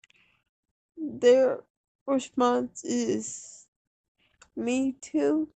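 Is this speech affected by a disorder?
Yes: cerebral palsy; wheelchair user.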